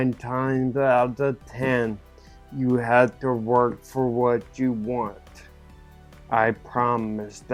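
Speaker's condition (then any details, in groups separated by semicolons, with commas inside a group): Ataxia; caused by stroke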